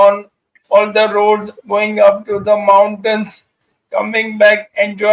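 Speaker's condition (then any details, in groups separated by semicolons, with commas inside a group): Amyotrophic lateral sclerosis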